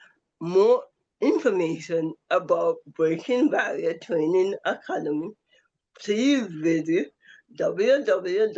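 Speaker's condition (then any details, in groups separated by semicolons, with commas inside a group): Cerebral palsy; affects voice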